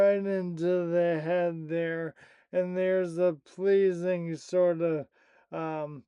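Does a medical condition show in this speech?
Yes: primary lateral sclerosis.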